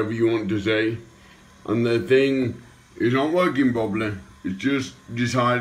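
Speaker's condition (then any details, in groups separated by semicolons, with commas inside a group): Acquired brain injury, ataxia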